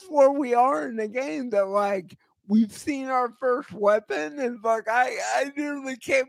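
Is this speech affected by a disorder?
Yes: cerebral palsy; voice always shot.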